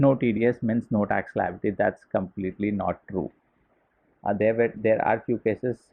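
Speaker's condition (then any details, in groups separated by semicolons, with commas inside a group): No condition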